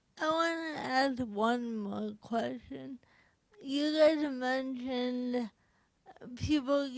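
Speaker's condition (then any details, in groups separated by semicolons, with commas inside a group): Cerebral palsy; from birth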